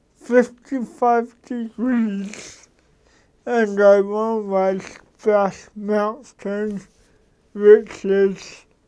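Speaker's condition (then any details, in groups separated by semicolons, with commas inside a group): Cerebral palsy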